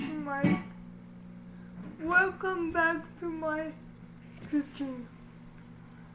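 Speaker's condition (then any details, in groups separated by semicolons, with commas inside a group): Cerebral palsy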